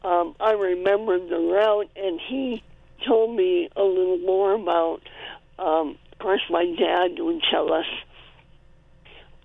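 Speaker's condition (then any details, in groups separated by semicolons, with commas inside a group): Cleft palate; congenital cleft palate, born with it; in early childhood had to be fed with a spoon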